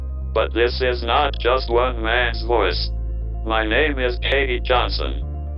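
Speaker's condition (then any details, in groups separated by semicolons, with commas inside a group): Cerebral palsy, speech-generating device; cerebral palsy since birth, wheelchair user, stiff fingers, wheelchair-mounted communication device; age 12; speaks through generic computerized synthetic voice, same voice used by one famous man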